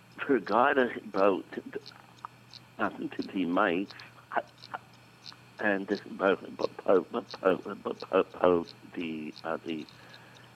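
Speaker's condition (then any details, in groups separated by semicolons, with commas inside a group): Stuttering; stuttering since grade one or two, lifelong, now about 70; still stutters, takes phone calls about stuttering, makes many personal calls; stutters openly, accepts stuttering as part of self; repeated sounds, blocks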